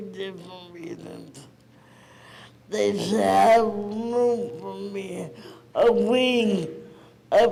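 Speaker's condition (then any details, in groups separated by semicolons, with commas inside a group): Cerebral palsy; present from birth, premature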